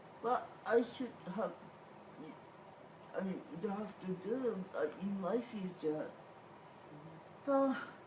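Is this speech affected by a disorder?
Yes: cerebral palsy; whole body affected.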